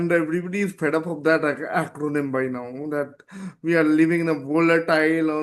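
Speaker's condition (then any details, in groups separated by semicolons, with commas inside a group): Cerebral palsy; present from birth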